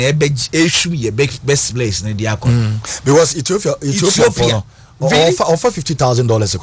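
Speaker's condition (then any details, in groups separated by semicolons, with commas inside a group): No condition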